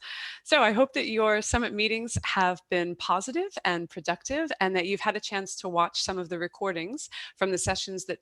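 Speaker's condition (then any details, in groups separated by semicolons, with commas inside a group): No condition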